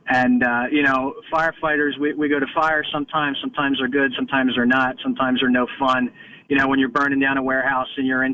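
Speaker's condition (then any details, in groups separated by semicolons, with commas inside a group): No condition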